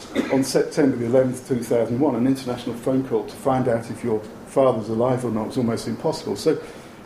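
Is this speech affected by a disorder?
No.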